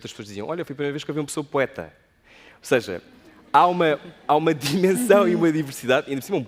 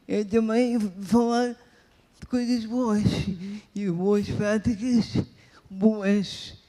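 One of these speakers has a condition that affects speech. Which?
The second: cerebral palsy; wheelchair user.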